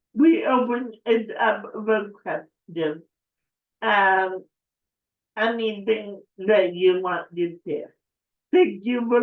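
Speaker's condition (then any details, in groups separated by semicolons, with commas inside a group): Cerebral palsy; affects speech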